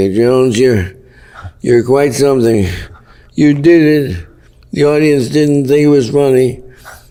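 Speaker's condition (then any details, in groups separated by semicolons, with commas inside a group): Parkinson's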